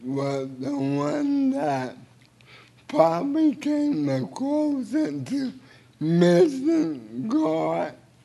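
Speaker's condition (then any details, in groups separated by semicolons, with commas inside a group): Cerebral palsy; speech a little unclear, a little difficult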